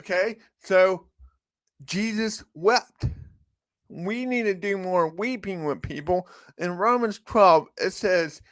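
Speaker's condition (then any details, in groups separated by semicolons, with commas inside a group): Cerebral palsy; from birth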